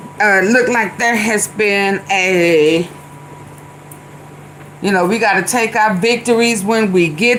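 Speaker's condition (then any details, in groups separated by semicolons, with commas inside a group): No condition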